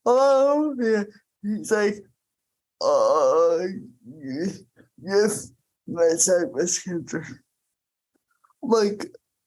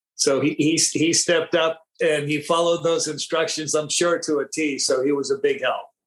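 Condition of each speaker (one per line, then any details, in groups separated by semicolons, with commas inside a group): Cerebral palsy
No condition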